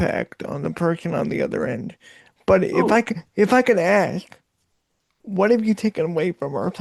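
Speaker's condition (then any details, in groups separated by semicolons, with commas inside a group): Cerebral palsy; voice sometimes sounds childlike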